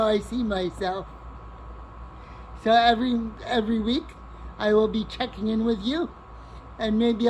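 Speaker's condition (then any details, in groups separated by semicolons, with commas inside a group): Cerebral palsy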